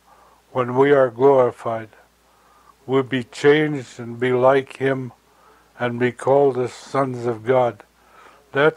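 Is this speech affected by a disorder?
Yes: stroke; stroke at age 78, trembling hands, fell and broke hip, arterial aneurysm found on x-rays, surgery; slurred speech after stroke, hard time finding words, shaky voice.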